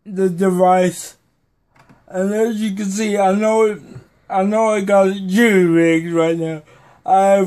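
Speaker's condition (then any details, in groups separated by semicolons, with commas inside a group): Cerebral palsy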